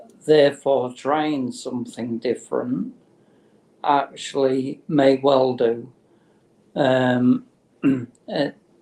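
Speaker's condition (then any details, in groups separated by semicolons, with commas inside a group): Motor neurone disease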